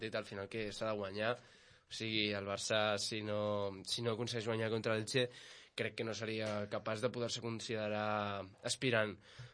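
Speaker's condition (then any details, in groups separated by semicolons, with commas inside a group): No condition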